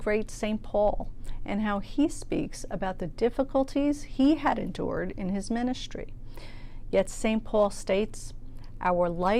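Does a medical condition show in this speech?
No.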